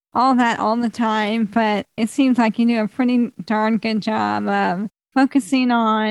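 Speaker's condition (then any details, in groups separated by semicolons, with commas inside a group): ALS; terminal ALS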